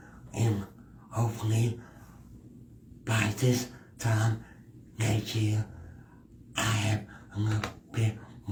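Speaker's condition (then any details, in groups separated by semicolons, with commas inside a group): Cerebral palsy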